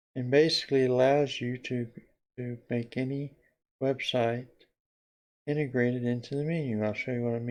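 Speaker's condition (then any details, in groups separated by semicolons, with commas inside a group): Parkinson's disease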